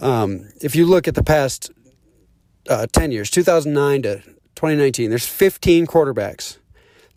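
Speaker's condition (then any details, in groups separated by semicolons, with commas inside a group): No condition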